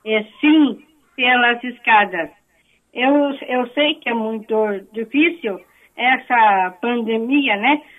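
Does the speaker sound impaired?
Yes: Down syndrome.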